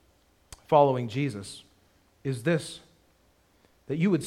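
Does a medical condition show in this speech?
No.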